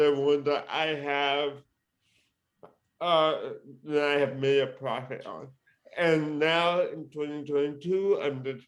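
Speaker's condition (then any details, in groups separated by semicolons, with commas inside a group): Cerebral palsy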